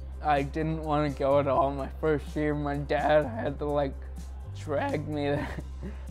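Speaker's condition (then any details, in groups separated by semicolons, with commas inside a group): Friedreich's ataxia; neuromuscular disease, muscle weakness; living independently; affects reflexes and speech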